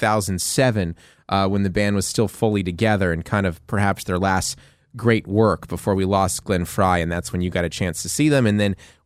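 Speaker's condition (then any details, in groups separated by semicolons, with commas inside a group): No condition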